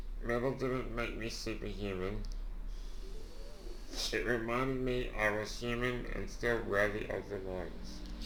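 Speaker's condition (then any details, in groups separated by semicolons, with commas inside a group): Duchenne muscular dystrophy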